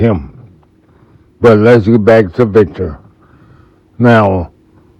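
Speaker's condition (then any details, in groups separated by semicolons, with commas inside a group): Multiple sclerosis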